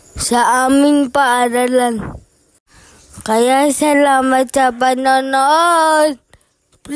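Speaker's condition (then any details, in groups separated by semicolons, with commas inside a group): Cerebral palsy; affects hands, cannot write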